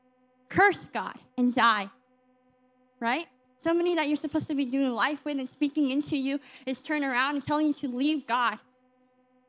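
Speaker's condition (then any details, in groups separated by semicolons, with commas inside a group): Cleft lip and palate; told from young age would not communicate as properly as others, formerly lacked confidence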